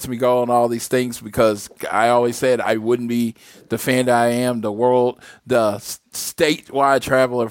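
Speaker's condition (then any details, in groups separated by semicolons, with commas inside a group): No condition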